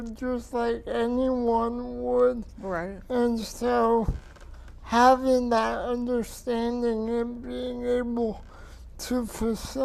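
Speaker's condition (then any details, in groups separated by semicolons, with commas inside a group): Cerebral palsy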